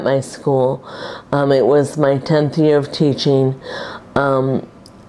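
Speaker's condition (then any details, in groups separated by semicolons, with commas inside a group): Primary lateral sclerosis; affects legs, speech, throat muscles, stiff legs; after two stem cell transplants, speech improved; was garbled, slurred, voice tired by evening, words caught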